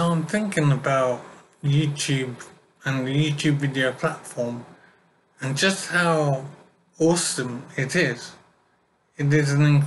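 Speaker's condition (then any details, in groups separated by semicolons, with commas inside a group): Brain injury; severe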